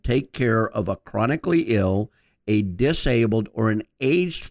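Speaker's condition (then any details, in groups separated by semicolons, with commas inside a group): No condition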